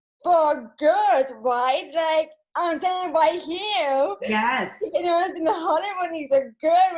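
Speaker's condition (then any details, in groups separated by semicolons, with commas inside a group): Cerebral palsy; present from birth; speech therapy throughout childhood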